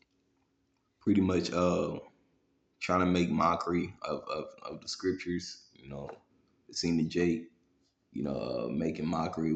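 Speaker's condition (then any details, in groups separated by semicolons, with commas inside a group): No condition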